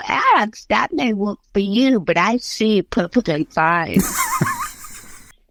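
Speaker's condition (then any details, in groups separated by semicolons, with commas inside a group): Cerebral palsy; since early childhood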